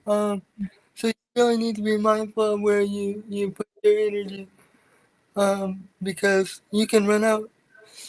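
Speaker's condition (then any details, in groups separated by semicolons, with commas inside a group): Cerebral palsy; from birth, wheelchair user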